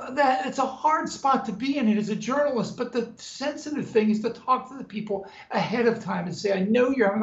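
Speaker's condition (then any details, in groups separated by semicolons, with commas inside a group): No condition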